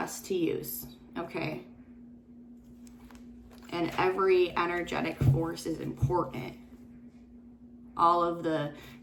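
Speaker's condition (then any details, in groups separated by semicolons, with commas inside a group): No condition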